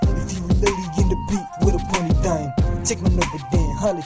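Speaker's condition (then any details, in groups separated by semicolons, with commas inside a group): No condition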